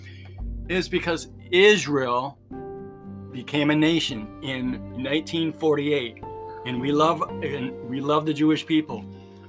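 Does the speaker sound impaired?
Yes: stutter; childhood onset, linked to frightening childhood events and foster homes, formerly more severe; milder than before, still present; stutters a little, worse when excited; here prolonged sounds.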